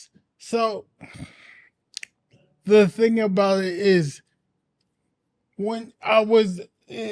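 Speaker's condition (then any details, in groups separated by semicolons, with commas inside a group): Anoxic brain injury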